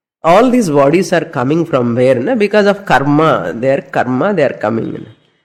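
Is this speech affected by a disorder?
No.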